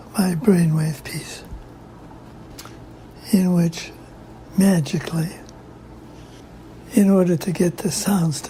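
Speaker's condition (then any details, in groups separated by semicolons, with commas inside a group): Parkinson's disease; lost voice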